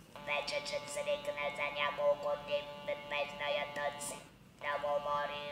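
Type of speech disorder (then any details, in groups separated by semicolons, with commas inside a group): Electrolarynx speech; electrolarynx user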